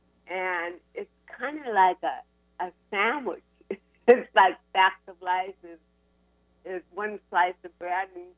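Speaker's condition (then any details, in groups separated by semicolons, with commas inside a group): Cerebral palsy; diagnosed at UCLA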